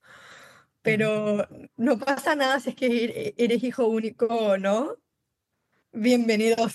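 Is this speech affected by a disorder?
Yes: Down syndrome; congenital, since birth.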